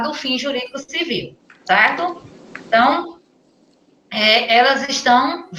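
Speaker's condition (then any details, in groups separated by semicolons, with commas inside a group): No condition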